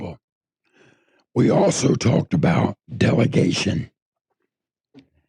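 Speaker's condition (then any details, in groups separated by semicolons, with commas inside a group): Throat cancer; tracheostomy tube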